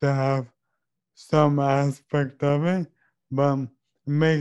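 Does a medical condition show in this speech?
Yes: ALS; diagnosed at age 29, just before 30th birthday; voice still clear, uncertain how long clear speech will last, voice banking largely completed.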